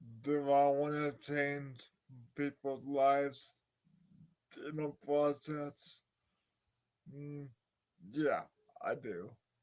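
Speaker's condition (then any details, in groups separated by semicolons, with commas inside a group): Cerebral palsy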